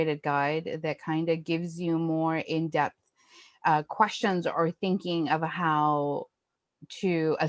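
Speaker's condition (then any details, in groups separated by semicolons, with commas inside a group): No condition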